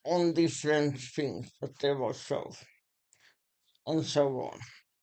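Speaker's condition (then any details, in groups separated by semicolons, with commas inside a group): Muscular Parkinson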